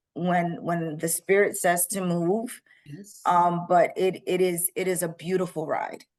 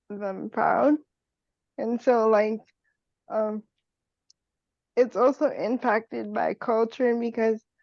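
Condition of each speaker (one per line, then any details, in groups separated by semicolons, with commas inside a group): No condition
Cerebral palsy; wheelchair user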